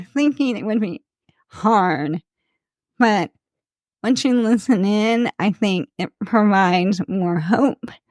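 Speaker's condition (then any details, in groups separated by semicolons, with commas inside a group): ALS; speech slightly slurred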